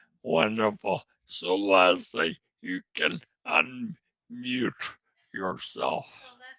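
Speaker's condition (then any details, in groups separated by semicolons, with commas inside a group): Traumatic brain injury; skull collapsed; could not speak after injury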